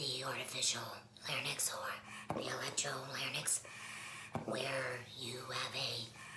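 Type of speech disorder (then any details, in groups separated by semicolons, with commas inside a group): Speech with a voice prosthesis; laryngectomy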